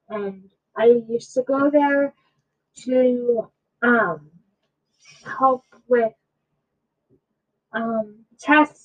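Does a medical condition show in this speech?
Yes: cerebral palsy; was in speech therapy.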